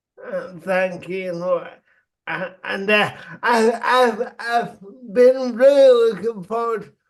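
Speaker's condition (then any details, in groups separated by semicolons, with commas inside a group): Cerebral palsy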